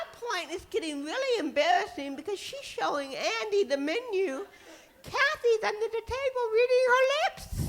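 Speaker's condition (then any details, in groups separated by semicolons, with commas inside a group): Cerebral palsy; titanium neck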